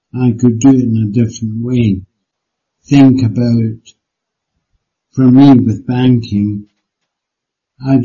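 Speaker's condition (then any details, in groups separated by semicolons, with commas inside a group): Parkinson's disease; Parkinson's disease diagnosed 2015, deep brain stimulation 2016, permanent tremor despite it; poor balance, cannot walk without stick, falls if jostled in crowds, computer work affected; tends to slur words, speaks more slowly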